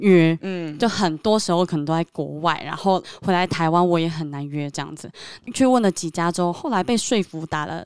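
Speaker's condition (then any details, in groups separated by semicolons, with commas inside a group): Cleft lip and palate, submucous cleft palate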